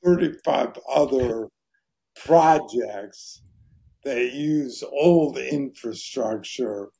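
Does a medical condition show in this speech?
Yes: ALS; voice very hoarse.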